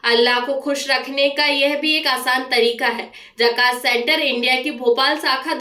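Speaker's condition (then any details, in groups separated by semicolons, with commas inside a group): No condition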